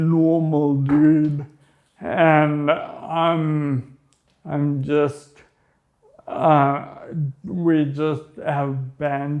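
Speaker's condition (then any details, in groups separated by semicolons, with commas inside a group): Friedreich's ataxia; neurodegenerative, affects mobility, balance, coordination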